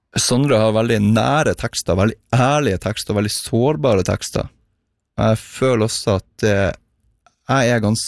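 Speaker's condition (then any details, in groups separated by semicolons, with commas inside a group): Tourette syndrome; tics include shouting out loud in public; vocal tics with shouting that draws attention in public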